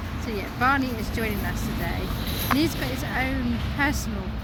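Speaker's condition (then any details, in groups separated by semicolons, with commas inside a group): No condition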